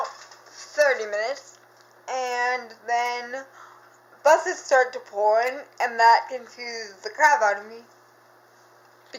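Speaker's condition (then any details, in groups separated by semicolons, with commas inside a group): Cerebral palsy, dystonic hemiplegia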